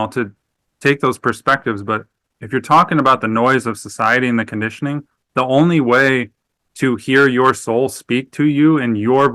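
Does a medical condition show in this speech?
No.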